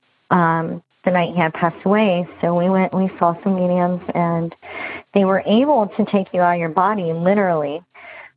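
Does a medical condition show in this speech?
Yes: bilateral cleft lip and palate; congenital, surgeries from three days old until age 16.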